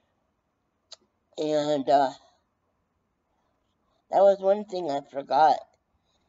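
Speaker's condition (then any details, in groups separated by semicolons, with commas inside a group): Brain injury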